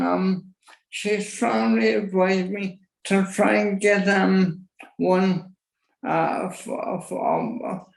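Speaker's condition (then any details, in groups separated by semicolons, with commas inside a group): Motor neuron disease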